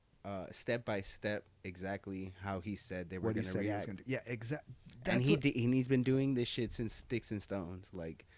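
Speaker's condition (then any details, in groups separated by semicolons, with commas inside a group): No condition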